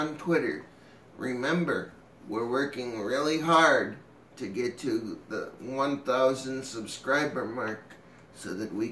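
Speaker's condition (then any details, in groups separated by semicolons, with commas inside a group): Cerebral palsy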